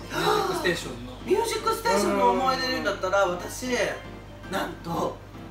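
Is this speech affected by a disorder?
No.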